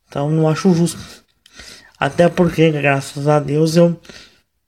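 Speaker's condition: Cerebral palsy, mild; wheelchair user

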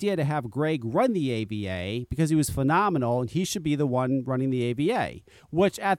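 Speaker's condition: No condition

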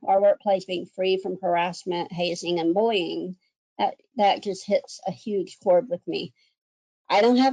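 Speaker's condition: Cleft lip and palate; one or two surgeries a year

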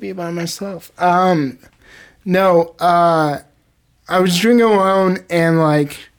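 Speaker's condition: Cerebral palsy; spastic quadriplegic, all four limbs impaired, oxygen lack at birth, motor brain area damaged, diagnosed age 3; age 26, 23 years since diagnosis, lot of muscle tension, spasms, full sensation

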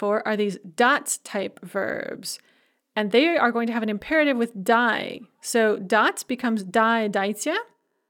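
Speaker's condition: No condition

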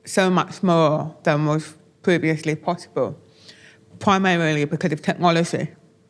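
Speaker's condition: Deafness; born profoundly deaf, taught lip reading, hearing aids, English first language, Auslan learned ten years ago

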